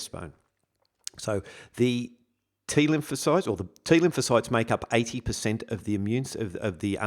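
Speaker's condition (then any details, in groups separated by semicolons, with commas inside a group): No condition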